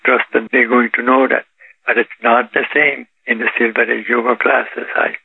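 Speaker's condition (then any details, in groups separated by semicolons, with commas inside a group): Parkinson's disease; now 84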